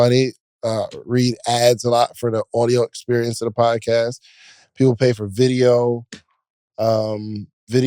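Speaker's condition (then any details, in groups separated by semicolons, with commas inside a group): No condition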